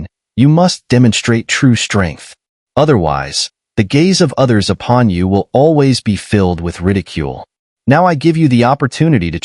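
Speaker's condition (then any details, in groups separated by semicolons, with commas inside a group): No condition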